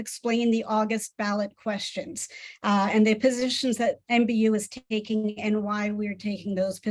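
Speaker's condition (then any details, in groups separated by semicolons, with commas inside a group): No condition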